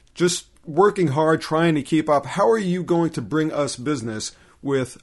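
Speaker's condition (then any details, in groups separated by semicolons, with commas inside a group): No condition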